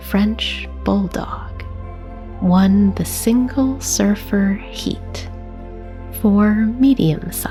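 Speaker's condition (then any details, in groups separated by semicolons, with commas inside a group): No condition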